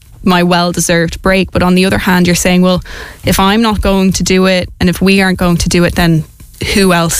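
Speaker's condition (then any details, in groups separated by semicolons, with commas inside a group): No condition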